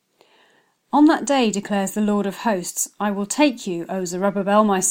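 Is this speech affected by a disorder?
No.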